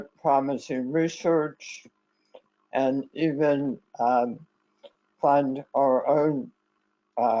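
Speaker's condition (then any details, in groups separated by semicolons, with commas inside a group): Head and neck cancer; survivor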